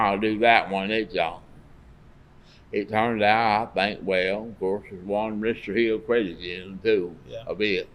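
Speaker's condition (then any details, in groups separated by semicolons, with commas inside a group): Parkinson's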